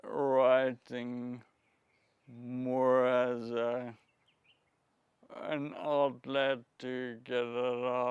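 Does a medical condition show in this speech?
Yes: Friedreich's ataxia; spasticity.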